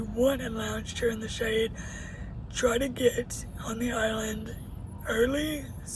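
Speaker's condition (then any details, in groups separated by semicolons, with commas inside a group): Cerebral palsy; uses a wheelchair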